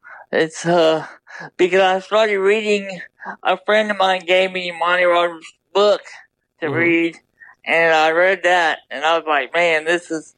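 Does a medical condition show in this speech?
Yes: double hemiplegia cerebral palsy; horse therapy since age 5.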